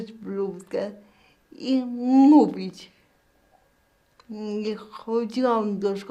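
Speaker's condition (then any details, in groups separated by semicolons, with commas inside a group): Cerebral palsy; from birth, affects hands, legs and face; predicted never to speak, learned through daily exercises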